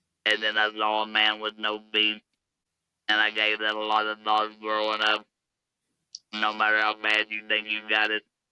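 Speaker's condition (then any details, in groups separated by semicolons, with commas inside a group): Laryngectomy, electrolarynx; larynx removed for smoking-related laryngeal cancer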